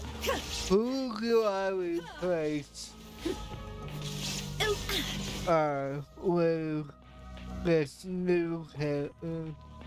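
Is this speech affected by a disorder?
Yes: cerebral palsy; affects voice.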